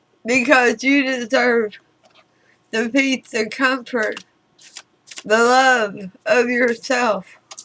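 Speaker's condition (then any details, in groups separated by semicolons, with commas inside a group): Throat cancer radiation damage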